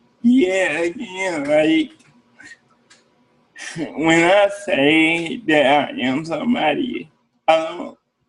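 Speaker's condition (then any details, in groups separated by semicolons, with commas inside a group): Cerebral palsy; from birth; speech therapy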